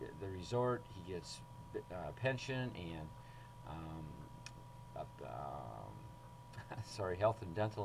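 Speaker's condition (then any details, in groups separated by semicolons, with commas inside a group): No condition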